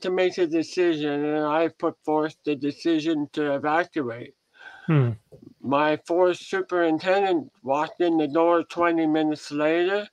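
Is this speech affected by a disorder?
Yes: head and neck cancer surgery; large tumor removed from side of neck, reconstructive surgery, crooked head since; ongoing throat challenges.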